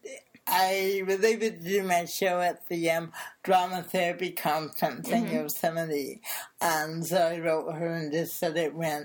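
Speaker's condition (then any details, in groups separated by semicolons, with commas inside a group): Cerebral palsy; speech therapy on and off through life, especially in childhood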